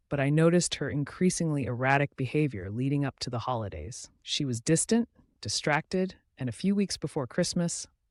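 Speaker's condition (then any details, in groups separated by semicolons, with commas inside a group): No condition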